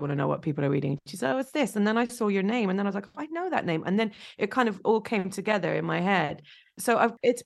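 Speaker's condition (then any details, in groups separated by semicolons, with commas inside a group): No condition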